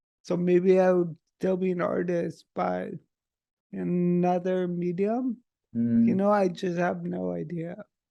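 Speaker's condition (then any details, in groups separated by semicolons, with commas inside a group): Multiple sclerosis; voice strong, speaks rather than writes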